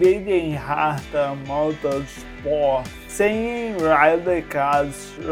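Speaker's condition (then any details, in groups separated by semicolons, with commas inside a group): Cerebral palsy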